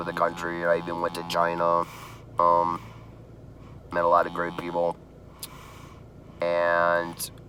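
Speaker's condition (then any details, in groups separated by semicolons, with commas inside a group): Laryngectomy after laryngeal cancer, voice prosthesis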